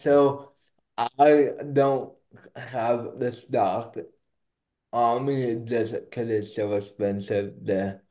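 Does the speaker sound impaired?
Yes: cerebral palsy; not slurred, per host.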